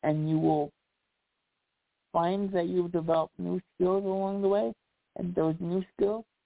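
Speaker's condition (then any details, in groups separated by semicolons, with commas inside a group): Cerebral palsy; walked with walker, daily walking practice down block and back set by father; past challenges speaking up, voice improved over last year, spanish speaker with limited english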